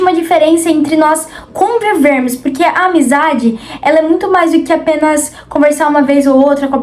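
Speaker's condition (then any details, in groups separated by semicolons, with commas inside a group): No condition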